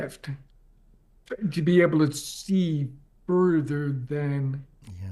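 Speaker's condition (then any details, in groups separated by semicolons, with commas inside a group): ALS; progressive, onset leg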